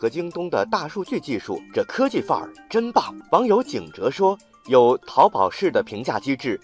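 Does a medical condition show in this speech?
No.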